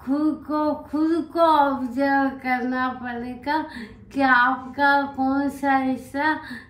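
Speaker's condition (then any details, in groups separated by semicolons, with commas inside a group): Primary lateral sclerosis; stiffness, began in legs, then hands, then voice; wheelchair, slowly stiffening, physiotherapy, medicine, leg exercises; voice mildly affected, chewing swallowing exercises, om exercise helped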